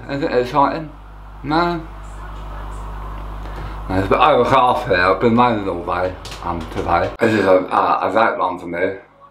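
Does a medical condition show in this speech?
Yes: tongue cancer; half tongue removed.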